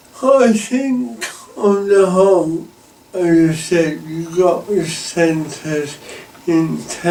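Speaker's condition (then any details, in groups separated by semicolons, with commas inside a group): Cerebral palsy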